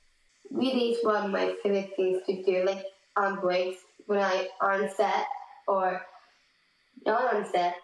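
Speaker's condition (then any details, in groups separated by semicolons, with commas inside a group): Down syndrome; age 14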